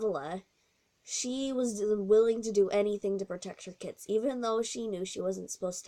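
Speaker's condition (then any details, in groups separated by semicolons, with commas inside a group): No condition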